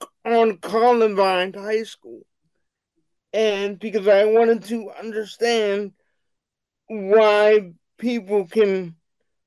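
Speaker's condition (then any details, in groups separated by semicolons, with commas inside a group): Cerebral palsy; wheelchair bound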